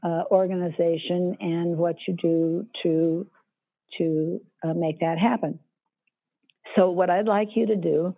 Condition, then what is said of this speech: Aphasia. I speak today, certainly not like I did way back when.